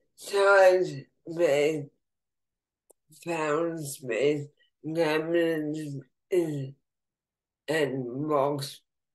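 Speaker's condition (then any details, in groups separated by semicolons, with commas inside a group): ALS, bulbar form, bulbar onset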